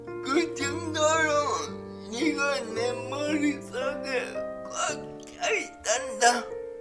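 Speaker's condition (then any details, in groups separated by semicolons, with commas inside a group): Brain lesion disability grade 1, severe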